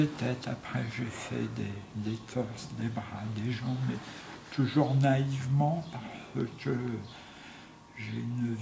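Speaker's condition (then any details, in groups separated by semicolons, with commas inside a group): Tongue cancer; tracheostomy after surgery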